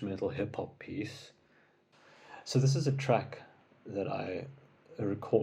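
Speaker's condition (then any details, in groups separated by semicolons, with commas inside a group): No condition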